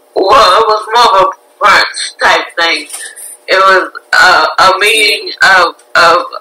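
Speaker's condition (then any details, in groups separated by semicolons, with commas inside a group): Spinocerebellar ataxia type 3, SCA3; family members also affected; stumbling when walking, frequent falls; speech impediment, sounds drunk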